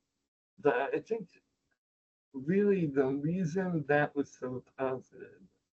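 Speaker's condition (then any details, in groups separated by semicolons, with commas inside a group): Spinal muscular atrophy, type 2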